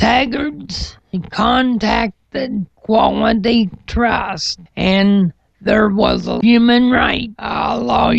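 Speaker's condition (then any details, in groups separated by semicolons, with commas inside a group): Cerebral palsy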